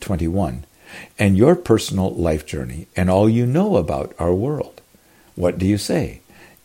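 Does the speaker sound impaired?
No.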